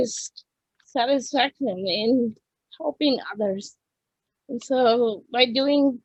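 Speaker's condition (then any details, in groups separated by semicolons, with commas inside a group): Cerebral palsy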